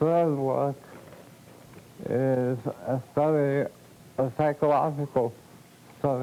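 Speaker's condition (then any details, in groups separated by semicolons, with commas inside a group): Cerebral palsy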